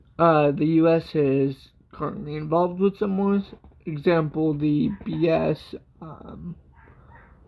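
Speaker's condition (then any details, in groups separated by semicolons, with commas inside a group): Cerebral palsy; from birth, walks with walker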